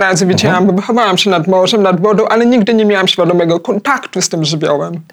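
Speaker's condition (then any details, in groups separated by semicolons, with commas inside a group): Hard of hearing, cochlear implant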